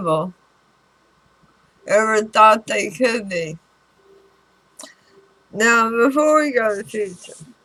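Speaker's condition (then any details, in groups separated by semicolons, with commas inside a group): Throat cancer radiation damage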